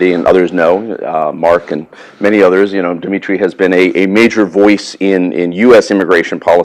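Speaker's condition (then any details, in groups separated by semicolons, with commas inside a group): No condition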